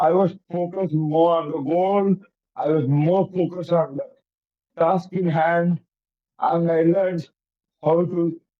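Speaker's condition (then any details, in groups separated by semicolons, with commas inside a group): Cerebral palsy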